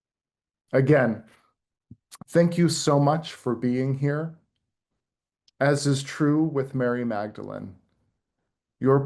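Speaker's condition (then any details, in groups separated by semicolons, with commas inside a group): No condition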